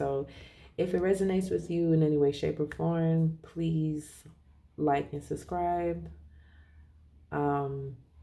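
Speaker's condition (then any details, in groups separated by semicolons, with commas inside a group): No condition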